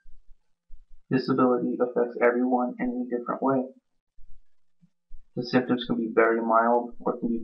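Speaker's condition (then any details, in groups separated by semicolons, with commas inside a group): No condition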